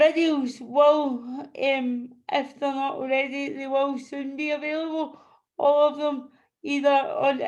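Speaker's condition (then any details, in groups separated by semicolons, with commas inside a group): Cerebral palsy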